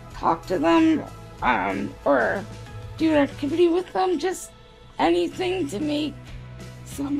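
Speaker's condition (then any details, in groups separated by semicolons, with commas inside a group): Cerebral palsy; diagnosed at 11 months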